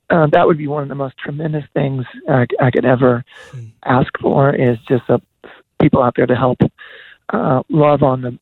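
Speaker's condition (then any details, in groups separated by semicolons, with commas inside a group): Voice disorder; progressive voice disorder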